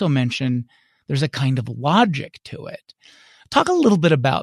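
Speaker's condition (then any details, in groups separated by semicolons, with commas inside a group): No condition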